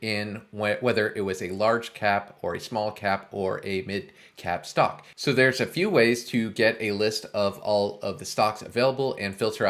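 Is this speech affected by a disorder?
No.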